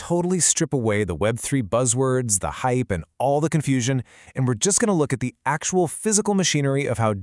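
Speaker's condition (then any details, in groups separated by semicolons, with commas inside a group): No condition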